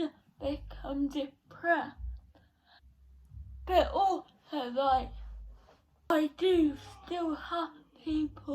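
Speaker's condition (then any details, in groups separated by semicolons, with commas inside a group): Cerebral palsy; not quadriplegic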